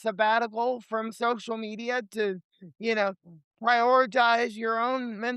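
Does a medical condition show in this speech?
Yes: cerebral palsy; lifelong wheelchair user.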